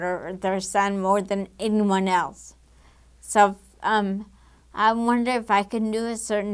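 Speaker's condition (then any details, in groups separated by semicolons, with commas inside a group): Damaged diaphragm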